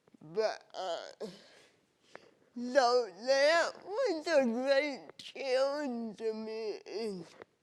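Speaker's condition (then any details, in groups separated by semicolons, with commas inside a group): Cerebral palsy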